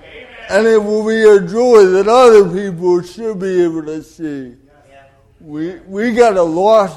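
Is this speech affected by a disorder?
Yes: cerebral palsy; delayed development.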